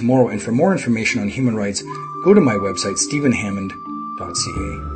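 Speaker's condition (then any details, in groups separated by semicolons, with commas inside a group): No condition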